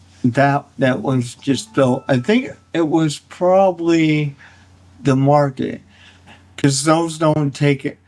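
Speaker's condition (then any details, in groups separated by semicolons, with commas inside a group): Cerebral palsy; only one hand usable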